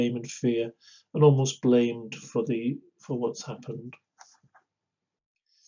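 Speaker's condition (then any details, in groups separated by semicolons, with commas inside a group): No condition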